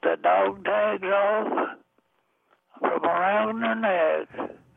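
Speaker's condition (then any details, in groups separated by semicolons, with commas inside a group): Deafness; also blind, age 99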